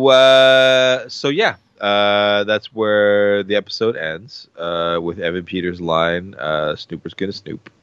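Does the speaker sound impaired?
No.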